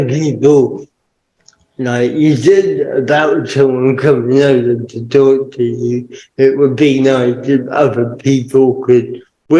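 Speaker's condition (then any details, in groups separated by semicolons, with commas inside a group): Cerebral palsy; permanent wheelchair user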